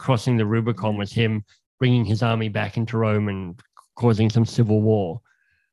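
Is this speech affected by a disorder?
Yes: cleft lip and palate; congenital genetic cleft lip and palate, palate open to nose, lip unjoined, surgery when young; slight speech impediment, a bit leaky on some sounds.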